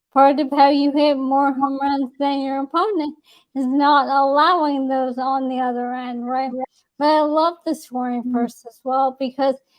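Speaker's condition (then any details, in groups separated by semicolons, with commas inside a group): ALS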